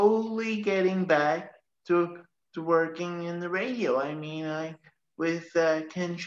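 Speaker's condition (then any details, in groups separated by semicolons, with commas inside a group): Cerebral palsy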